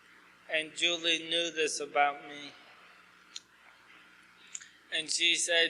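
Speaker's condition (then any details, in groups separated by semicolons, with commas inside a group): ALS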